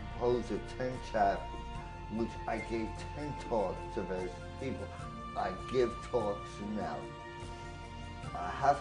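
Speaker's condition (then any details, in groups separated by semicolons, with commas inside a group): Voice box damage from tracheostomy; brain injury from smoke inhalation, carbon monoxide poisoning, voice box damaged by medic's trach tube; cannot sing as before, ongoing voice challenge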